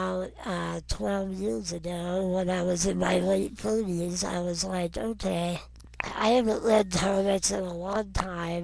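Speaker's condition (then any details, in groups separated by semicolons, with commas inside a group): Non-progressive muscular dystrophy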